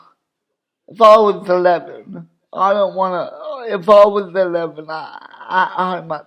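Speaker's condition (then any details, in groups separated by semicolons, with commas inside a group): Cerebral palsy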